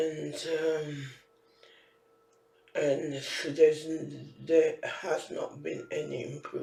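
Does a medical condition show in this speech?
Yes: facial palsy; can barely hear own speech.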